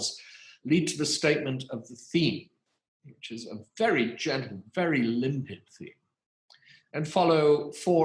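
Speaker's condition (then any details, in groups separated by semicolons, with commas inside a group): No condition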